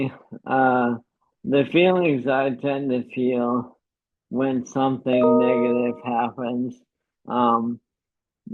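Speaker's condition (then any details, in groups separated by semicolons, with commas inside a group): ALS; uses pre-recorded voice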